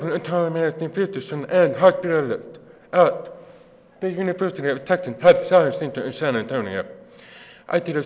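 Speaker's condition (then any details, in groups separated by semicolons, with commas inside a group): Deafness; works with interpreters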